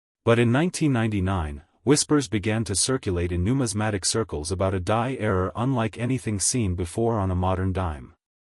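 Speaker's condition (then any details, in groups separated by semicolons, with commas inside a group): No condition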